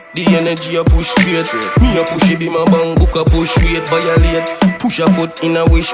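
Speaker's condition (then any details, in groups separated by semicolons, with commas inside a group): No condition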